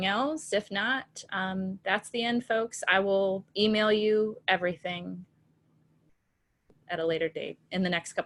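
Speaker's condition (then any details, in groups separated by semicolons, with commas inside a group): No condition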